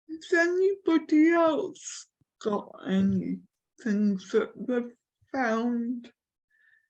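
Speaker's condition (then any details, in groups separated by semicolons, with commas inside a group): Cerebral palsy; from birth, affects limbs and neck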